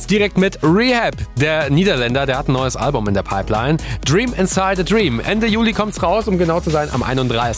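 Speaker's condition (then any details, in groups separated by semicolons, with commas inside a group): No condition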